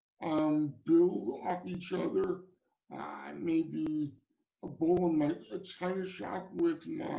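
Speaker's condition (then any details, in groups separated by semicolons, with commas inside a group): Cerebral palsy; from birth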